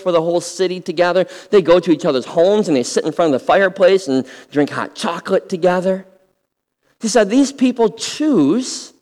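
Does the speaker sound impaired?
Yes: cleft lip and palate; congenital, from birth, nine surgeries to repair, with recoveries.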